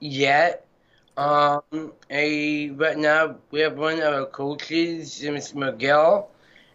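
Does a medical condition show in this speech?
Yes: Down syndrome; congenital.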